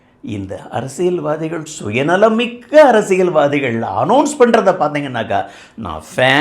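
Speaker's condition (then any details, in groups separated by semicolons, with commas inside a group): No condition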